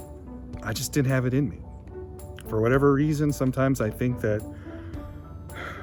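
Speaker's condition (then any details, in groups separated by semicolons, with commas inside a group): No condition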